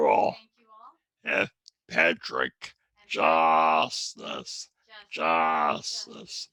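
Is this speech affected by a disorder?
Yes: traumatic brain injury.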